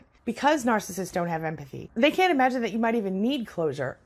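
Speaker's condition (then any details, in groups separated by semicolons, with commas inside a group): No condition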